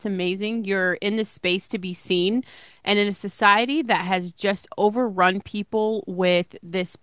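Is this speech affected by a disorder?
No.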